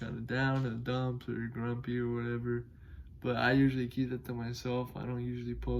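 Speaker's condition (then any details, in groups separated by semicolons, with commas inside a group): Cerebral palsy; able to speak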